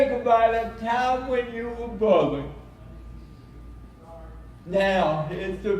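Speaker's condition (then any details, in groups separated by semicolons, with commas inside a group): Cerebral palsy; since birth, brain damage at birth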